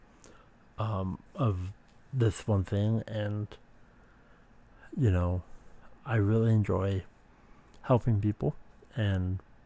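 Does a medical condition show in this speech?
Yes: speech impediment.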